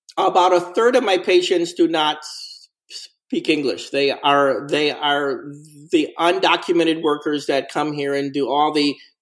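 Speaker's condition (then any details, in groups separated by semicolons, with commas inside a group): Stuttering; onset at three or four years, no trauma cause, mother stuttered until about 11-12, speech camp as child, teen years harder; adult, persistent stuttering; very fluent in crisis situations, stutters when things calm, takes deep breath and counts to five; prolonged sounds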